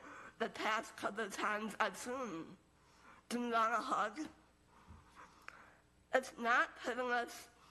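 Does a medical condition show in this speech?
Yes: Moebius syndrome.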